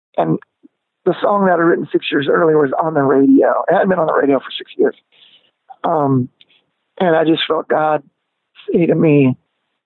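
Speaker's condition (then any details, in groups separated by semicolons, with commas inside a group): Spasmodic dysphonia; onset at peak of singing career, gradual, vocal cord, diagnosed 2-3 years after band ended, examined by throat camera; voice lost power, progressively weaker, lost vocal control, range shrank high and low, lost singing ability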